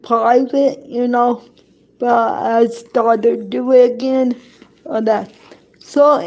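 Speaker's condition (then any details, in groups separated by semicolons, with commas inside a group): Cerebral palsy; affects hand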